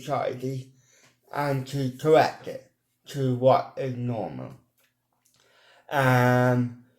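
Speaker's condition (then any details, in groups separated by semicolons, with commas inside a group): Cerebral palsy; hand tremor; speech impediment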